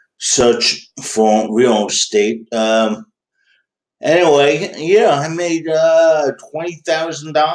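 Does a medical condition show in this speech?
Yes: cerebral palsy.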